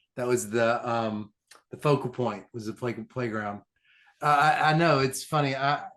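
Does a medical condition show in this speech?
No.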